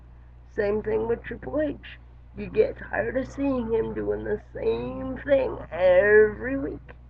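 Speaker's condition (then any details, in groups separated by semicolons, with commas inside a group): Cerebral palsy; lifelong, wheelchair user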